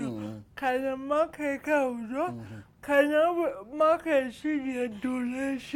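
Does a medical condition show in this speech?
Yes: cerebral palsy; speaks slowly, speaking effortful.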